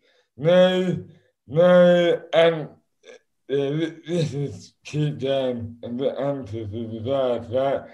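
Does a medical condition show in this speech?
Yes: dystonia; neurological movement disorder, caused by repeated rugby concussions and head knocks, affects speech and hands; diagnosed at national neurological hospital London after five years undiagnosed, five days of testing; slurred speech as first symptom, hands later involuntarily affected.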